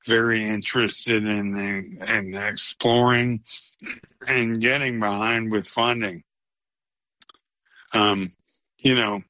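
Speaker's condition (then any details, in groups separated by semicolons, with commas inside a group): ALS; ALS (motor neuron disease), diagnosed nearly three years earlier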